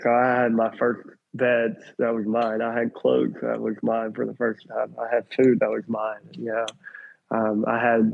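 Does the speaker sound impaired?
Yes: cleft lip and palate; congenital.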